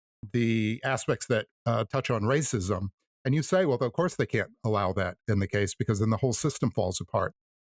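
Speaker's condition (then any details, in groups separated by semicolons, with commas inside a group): No condition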